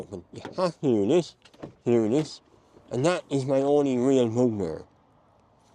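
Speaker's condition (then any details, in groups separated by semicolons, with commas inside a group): Mouth cancer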